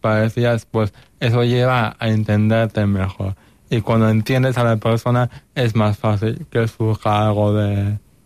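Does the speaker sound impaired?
Yes: cerebral palsy.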